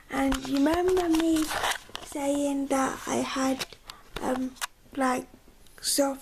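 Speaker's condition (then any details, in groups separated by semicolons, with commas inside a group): Cerebral palsy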